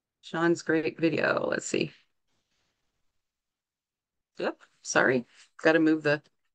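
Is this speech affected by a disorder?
No.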